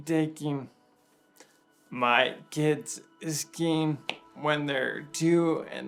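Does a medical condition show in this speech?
Yes: bulbar onset ALS; diagnosed about a year ago, over two years symptoms, progressing, fasciculations; speech problems among first symptoms.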